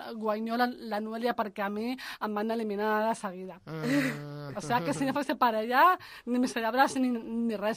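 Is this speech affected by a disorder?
Yes: Down syndrome; intellectual disability.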